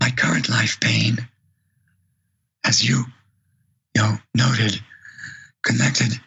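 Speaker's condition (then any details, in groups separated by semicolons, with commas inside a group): Vocal cord paralysis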